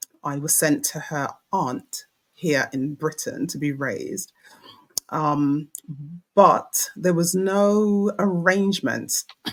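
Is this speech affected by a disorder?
No.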